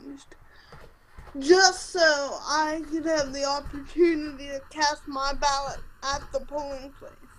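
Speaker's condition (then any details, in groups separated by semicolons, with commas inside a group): Cerebral palsy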